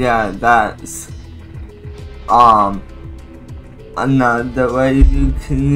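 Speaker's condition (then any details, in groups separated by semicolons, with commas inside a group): Cerebral palsy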